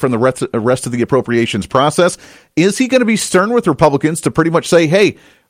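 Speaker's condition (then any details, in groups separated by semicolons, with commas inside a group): No condition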